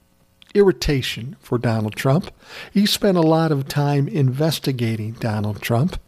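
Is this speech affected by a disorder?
No.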